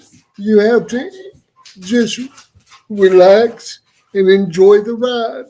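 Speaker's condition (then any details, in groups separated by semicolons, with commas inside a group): Cerebral palsy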